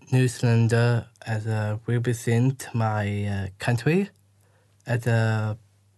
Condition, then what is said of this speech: Down syndrome. My speech isn't always clear.